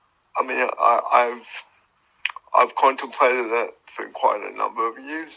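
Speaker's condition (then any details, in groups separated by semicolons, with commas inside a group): Cerebral palsy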